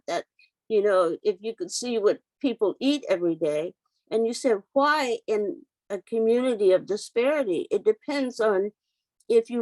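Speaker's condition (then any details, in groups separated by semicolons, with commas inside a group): No condition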